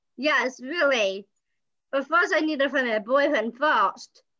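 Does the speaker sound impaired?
Yes: Down syndrome.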